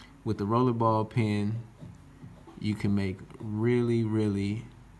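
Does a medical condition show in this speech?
No.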